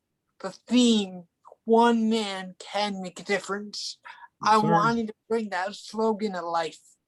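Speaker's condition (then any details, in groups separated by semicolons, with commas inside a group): Cerebral palsy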